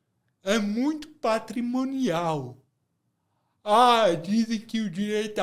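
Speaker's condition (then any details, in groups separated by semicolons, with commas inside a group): Cerebral palsy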